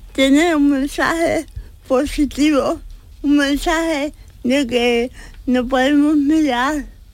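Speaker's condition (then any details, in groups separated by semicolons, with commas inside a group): Cerebral palsy; cannot use pen, paper or computer, wrote first book with Licornio head pointer; types with nose on tablet and phone; vocalization problems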